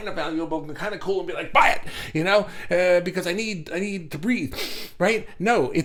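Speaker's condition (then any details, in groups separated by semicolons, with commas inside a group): No condition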